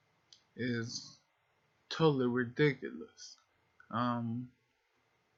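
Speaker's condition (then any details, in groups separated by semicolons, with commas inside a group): Multiple sclerosis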